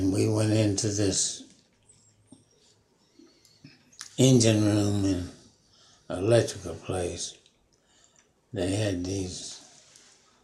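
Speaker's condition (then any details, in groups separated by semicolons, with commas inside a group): Parkinson's; about 5 years since onset, fallen 19 times in yard, no broken bones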